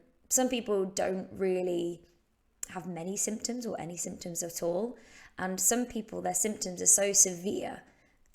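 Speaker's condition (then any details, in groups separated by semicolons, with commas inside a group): No condition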